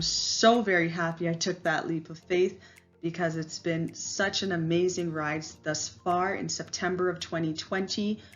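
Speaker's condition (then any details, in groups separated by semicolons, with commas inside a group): No condition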